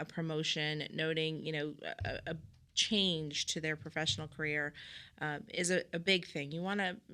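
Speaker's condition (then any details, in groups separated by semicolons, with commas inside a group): No condition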